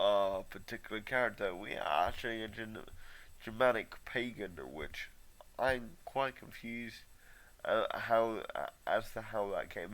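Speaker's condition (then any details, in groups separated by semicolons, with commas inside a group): Cerebral palsy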